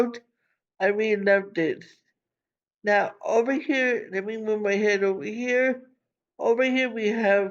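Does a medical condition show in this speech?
Yes: cerebral palsy; from birth.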